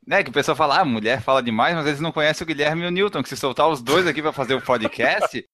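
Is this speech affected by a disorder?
No.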